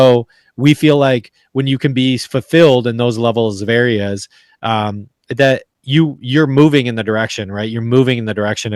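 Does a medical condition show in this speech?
No.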